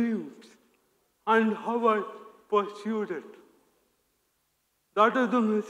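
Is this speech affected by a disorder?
Yes: cerebral palsy.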